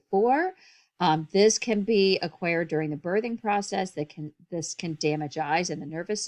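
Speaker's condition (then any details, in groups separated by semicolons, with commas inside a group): No condition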